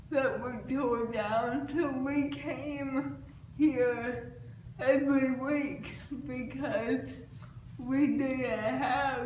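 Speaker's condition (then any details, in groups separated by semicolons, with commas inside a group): Cerebral palsy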